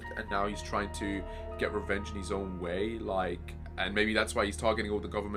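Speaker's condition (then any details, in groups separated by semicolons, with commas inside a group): No condition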